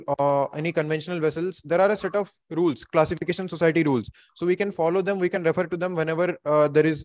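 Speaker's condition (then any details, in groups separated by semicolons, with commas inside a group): No condition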